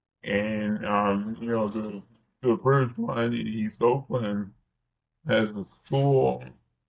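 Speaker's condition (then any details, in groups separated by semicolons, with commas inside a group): Cerebral palsy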